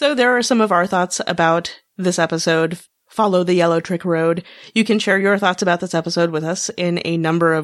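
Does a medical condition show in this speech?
No.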